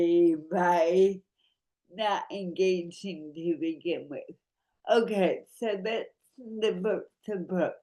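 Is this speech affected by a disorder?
Yes: cerebral palsy; noticeably affected speech.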